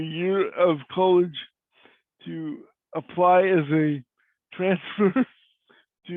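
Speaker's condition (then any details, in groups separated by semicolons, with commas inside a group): Cerebral palsy; voice is different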